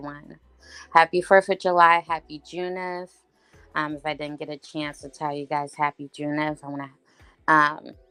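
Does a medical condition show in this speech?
No.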